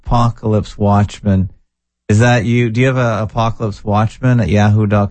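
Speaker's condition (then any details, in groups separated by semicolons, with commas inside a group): No condition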